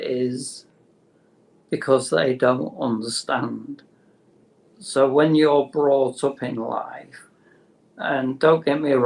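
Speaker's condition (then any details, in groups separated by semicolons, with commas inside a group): Motor neurone disease; terminal, no cure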